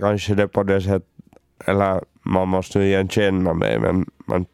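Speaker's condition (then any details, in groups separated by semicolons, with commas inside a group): Cerebral palsy; cannot run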